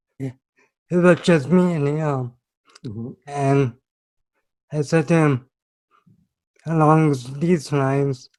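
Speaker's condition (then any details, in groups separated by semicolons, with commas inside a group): Cerebral palsy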